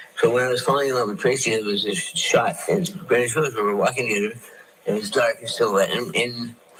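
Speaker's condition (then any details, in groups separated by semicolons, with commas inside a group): Parkinson's disease; at least seven years since diagnosis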